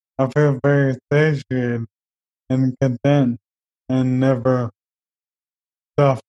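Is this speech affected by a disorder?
Yes: ALS; young onset, diagnosed age 29, progressive neurodegenerative, affects walking, speech and eventually breathing; recent evaluation for communication devices, trying demo products to type, eyes expected to last long; voice changed from before, harder to hear, harder to talk and be understood.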